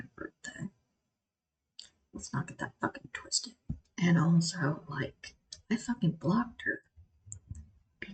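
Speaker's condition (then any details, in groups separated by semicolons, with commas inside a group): No condition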